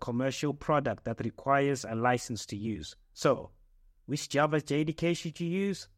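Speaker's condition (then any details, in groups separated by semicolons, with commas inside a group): No condition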